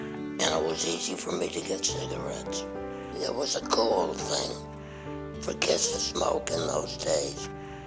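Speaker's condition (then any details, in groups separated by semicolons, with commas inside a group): Laryngectomy; quiet voice, speaks without vocal cords, breathes through stoma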